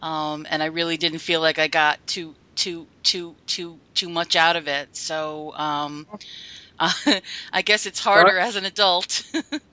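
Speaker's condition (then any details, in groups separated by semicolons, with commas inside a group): Stuttering; onset age 5 after fluent speech from age 2, stuttering ever since; half year speech therapy in 3rd grade, none in Catholic school, adult therapy few years ago; formerly avoided speaking situations, speechless at first self-help group meeting, said name and stutter by fourth or fifth; repeated words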